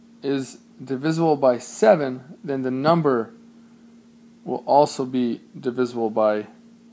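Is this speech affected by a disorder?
No.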